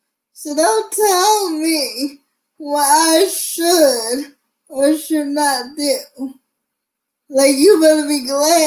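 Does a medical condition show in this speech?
Yes: cerebral palsy.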